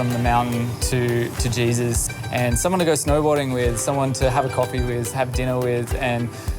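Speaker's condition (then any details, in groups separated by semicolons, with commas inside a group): No condition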